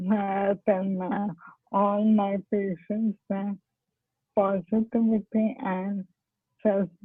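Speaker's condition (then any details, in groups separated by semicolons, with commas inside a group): ALS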